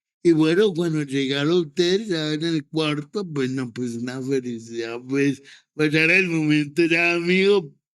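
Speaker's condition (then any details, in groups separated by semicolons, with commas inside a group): Cerebral palsy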